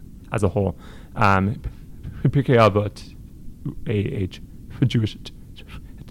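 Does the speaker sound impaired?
Yes: stuttering; persisting into adulthood, no cure, managed, no family history, past blocks up to 30 seconds; always stutters, varies by day and week, no clear pattern, retimes breaths, Israeli Zoom support group; more when nervous, less when angry, tends not to block when singing, uncoordinated breathing contributes; here repeated sounds, blocks.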